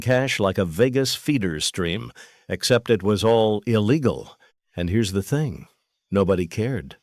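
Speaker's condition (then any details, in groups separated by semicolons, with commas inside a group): No condition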